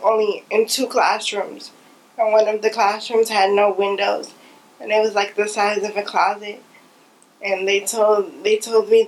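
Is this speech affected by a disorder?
Yes: cerebral palsy.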